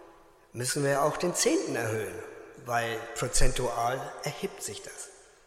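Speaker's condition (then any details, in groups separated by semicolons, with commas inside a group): No condition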